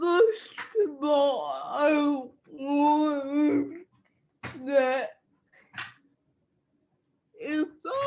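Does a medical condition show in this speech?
Yes: cerebral palsy; speech affected.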